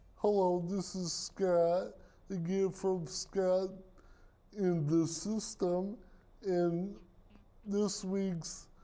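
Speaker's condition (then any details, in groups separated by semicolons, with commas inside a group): Cerebral palsy; speech impairment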